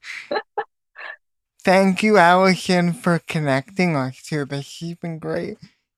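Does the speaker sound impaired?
Yes: cerebral palsy; wheelchair user; vocal ability might be a little different.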